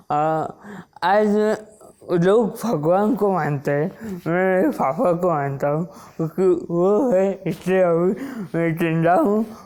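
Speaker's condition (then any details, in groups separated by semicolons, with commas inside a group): Wilson's disease; onset at age 16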